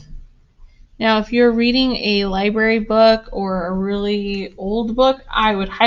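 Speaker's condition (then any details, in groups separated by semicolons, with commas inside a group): No condition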